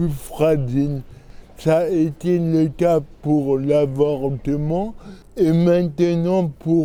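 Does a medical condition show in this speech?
Yes: cerebral palsy; from birth, medical error; about 41 years since onset.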